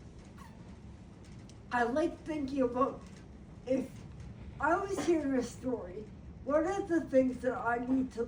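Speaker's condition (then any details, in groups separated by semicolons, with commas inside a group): Brain injury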